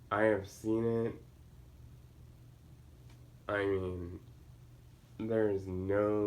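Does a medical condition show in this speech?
Yes: cerebral palsy.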